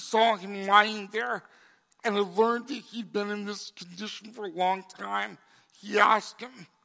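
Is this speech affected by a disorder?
Yes: cerebral palsy; congenital.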